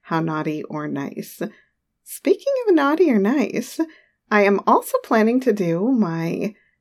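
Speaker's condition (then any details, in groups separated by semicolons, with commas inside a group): No condition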